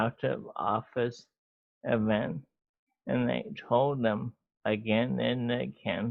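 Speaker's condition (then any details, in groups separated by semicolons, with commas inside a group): MND; ALS; diagnosed many years ago, unusually slow course; slower speech, speech impediment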